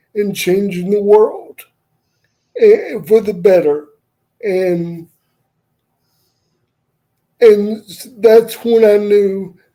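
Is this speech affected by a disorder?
Yes: cerebral palsy; wheelchair user.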